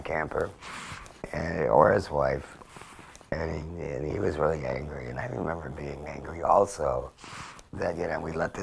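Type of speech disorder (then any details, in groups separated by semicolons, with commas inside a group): Electrolarynx speech; total laryngectomy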